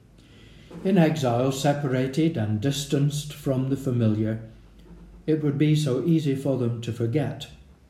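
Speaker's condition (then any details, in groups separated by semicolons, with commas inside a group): No condition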